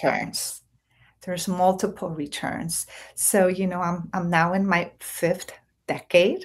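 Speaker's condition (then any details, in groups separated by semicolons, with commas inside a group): No condition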